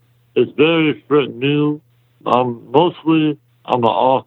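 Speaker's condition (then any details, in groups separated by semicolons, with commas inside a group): Muscular dystrophy; congenital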